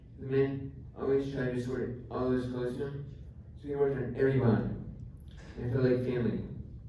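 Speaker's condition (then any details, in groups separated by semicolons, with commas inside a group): Traumatic brain injury; climbing accident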